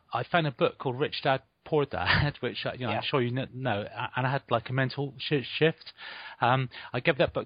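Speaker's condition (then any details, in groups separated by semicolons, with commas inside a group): Stammer, mild; small stammer that comes and goes, once held back public speaking, now speaks on stage; stammered a tiny bit early on, stammered a bit again mid-interview; small stutter, sometimes gets stuck on words; repeated sounds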